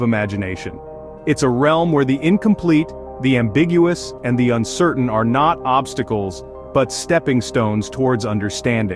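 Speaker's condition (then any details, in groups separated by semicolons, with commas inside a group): No condition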